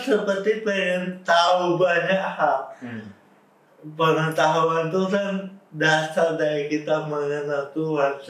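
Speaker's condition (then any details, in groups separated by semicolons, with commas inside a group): Cerebral palsy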